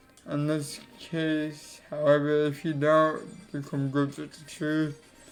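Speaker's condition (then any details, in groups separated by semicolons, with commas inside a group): Cerebral palsy; affects legs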